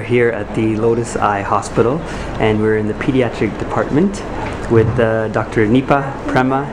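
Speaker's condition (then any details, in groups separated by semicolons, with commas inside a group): No condition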